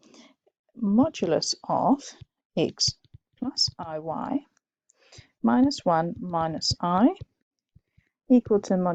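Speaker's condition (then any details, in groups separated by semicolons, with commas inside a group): No condition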